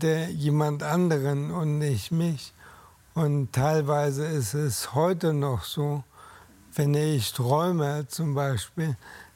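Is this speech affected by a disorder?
Yes: ALS; diagnosed at 47 after two months, first suspected carpal tunnel, disc or stroke.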